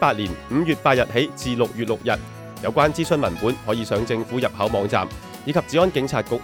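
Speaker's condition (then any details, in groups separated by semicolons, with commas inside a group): No condition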